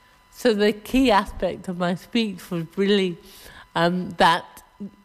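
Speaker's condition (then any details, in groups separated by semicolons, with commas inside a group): Cerebral palsy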